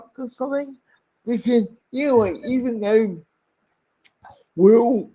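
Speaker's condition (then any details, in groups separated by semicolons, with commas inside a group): Cerebral palsy; speech impairment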